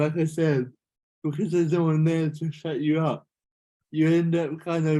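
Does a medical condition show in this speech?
Yes: cerebral palsy.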